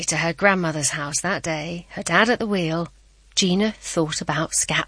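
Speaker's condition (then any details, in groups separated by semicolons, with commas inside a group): No condition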